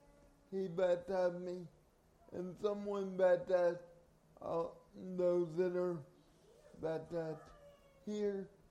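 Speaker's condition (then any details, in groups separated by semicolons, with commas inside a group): Cerebral palsy; from birth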